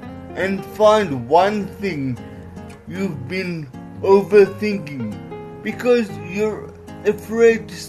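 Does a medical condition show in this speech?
Yes: cerebral palsy; certain letters flat.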